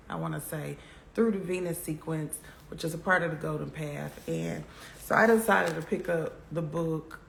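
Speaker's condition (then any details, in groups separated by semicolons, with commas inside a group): No condition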